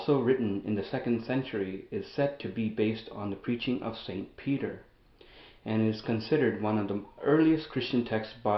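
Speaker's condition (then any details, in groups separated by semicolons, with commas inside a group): No condition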